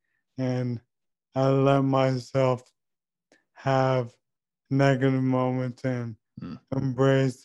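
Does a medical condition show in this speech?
Yes: ALS; diagnosed at age 29, just before 30th birthday; 2 years since diagnosis; voice still clear, uncertain how long clear speech will last, voice banking largely completed.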